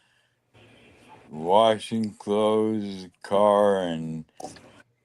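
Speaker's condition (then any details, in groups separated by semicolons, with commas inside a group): Lou Gehrig's disease (ALS)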